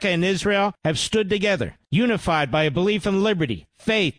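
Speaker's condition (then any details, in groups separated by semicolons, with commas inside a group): No condition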